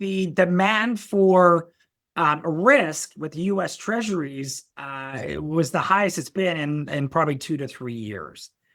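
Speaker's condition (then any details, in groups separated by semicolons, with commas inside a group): No condition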